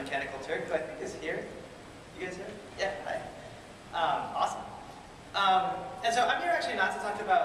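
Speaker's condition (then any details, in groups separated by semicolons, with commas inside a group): No condition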